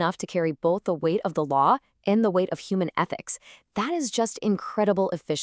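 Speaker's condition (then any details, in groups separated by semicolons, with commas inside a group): No condition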